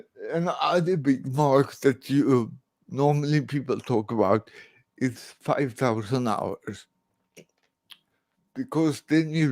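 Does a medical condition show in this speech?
Yes: cerebral palsy, severe.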